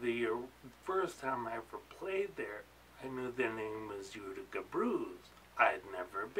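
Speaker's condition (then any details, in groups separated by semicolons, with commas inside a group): Ataxia; late onset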